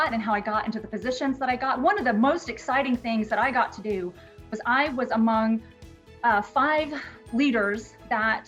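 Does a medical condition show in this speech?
No.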